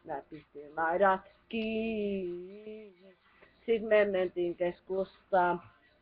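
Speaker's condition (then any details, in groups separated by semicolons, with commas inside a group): No condition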